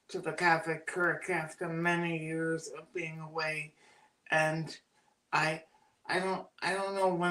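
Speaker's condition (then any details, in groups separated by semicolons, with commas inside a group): Cerebral palsy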